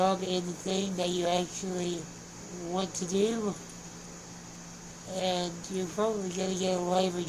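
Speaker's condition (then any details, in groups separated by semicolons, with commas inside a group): Spinal muscular atrophy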